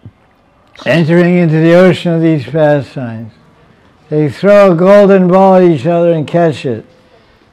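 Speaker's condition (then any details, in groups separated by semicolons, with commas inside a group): Deafness; finds sound way too loud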